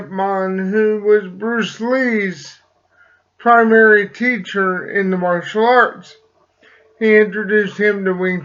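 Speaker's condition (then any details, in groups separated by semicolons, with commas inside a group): Cerebral palsy; slight speech impediment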